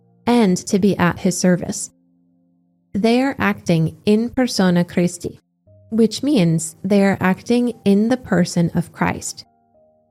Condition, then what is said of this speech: No condition.